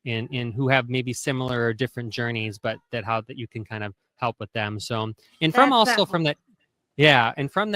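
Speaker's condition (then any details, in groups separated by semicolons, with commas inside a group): No condition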